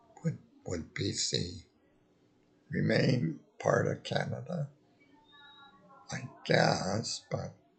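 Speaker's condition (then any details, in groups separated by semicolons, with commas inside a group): Multiple sclerosis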